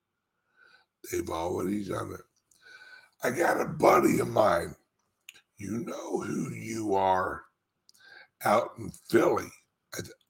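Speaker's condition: Speech impediment; calls self horrible singer

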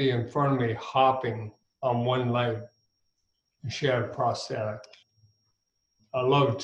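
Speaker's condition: ALS; ALS with throat onset

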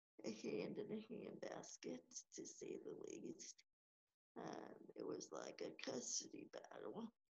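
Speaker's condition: Cerebral palsy; age 32, wheelchair user

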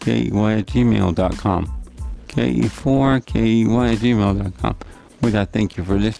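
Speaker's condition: Cerebral palsy; codeine shots after surgery

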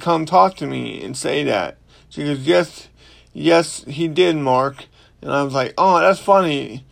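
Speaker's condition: Cerebral palsy; ongoing, not healed

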